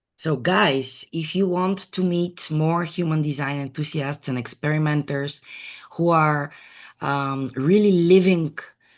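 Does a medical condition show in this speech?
No.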